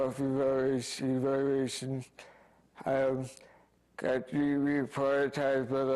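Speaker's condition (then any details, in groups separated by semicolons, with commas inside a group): Speech impairment after accident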